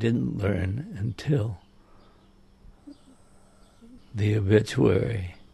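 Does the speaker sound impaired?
Yes: Parkinson's disease; deep brain stimulator implanted by Dr. Aviva Abash for severe tremors, diagnosed by Dr. Paul Tuitt; 15 years since diagnosis, tremors stopped by DBS, voice coach for big loud voice, physical therapy; voice no longer booming, vocal cords not engaging, rarely loud or animated.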